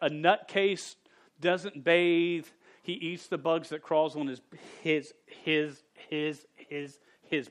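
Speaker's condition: Stutter; stutter since age 5, persisted through teenage years, no successful fix; still stutters, speaking publicly for about 23-24 years; not fully fluent, stuttered on own name as teenager; repeated words, prolonged sounds

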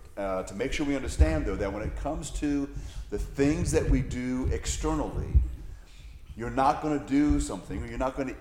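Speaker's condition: No condition

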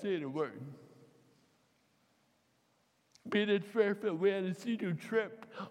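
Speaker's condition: Cerebral palsy; mild cerebral palsy from birth

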